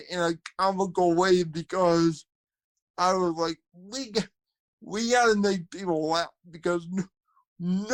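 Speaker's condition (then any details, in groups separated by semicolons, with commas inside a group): Cerebral palsy, spastic quadriplegia; mixed spastic quadriplegia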